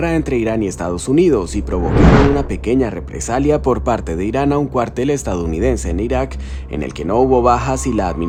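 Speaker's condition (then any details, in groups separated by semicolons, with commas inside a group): No condition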